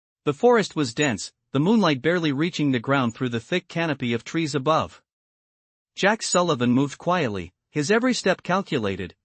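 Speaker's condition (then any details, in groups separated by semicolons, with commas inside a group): No condition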